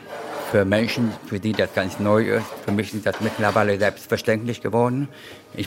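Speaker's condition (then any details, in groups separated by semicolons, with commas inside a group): Deafness; near-total hearing loss since age one, secondary damage of smallpox vaccination, court-recognized vaccine damage, hearing aids; medically deaf due to age, 58 years old, hearing aid sometimes switched off, relies on lip reading; speaks unusually clearly for a deaf person, learned tones through body and hands from opera-singer father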